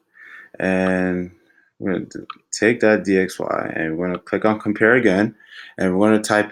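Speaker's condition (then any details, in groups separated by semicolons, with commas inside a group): No condition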